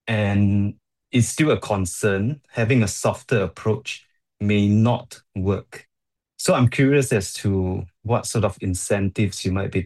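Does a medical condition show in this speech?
No.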